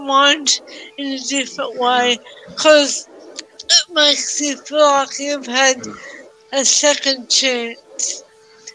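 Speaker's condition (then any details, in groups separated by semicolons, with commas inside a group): Cerebral palsy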